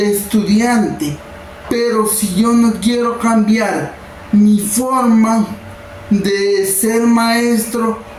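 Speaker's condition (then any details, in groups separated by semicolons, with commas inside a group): Cerebral palsy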